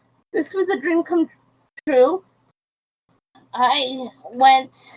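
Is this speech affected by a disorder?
Yes: cerebral palsy.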